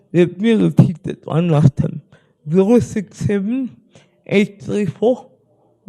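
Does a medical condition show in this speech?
Yes: spastic cerebral palsy.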